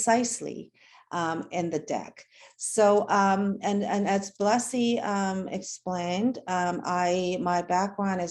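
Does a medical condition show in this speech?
No.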